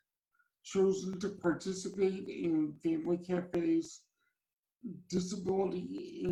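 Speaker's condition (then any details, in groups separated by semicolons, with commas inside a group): Cerebral palsy; from birth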